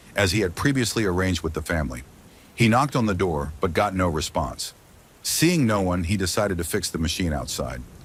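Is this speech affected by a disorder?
No.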